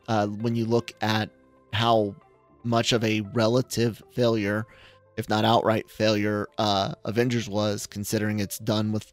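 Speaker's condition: No condition

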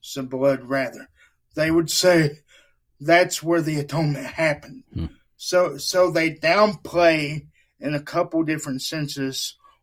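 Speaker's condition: Cerebral palsy; wheelchair user

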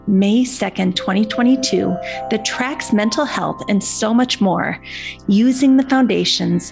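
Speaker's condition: No condition

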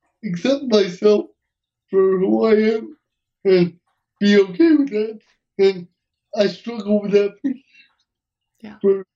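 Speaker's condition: Cerebral palsy; hearing intact

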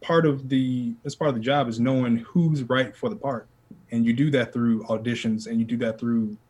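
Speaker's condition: No condition

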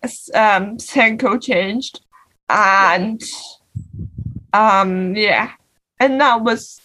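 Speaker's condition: Cerebral palsy; non-progressive

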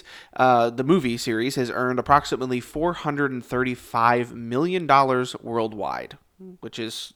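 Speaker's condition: No condition

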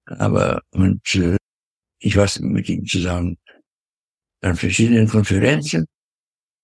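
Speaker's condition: Parkinson's disease; forgets words mid-sentence

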